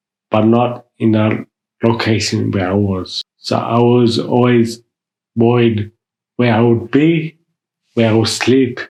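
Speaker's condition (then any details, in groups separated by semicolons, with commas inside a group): Mild cerebral palsy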